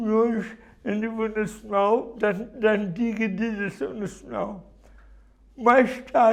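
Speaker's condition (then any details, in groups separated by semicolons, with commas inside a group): Cerebral palsy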